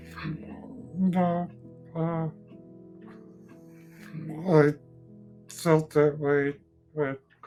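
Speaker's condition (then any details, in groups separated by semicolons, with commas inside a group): Duchenne muscular dystrophy; Duchenne muscular dystrophy, from birth, progressive muscle weakness; over 50 years, slower progression than usual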